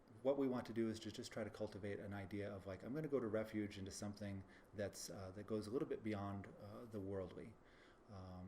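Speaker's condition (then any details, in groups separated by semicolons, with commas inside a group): No condition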